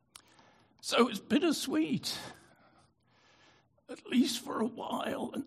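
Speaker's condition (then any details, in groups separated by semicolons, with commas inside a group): Spasmodic dystonia; prior stroke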